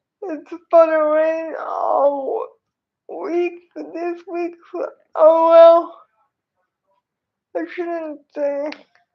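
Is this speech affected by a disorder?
Yes: cerebral palsy.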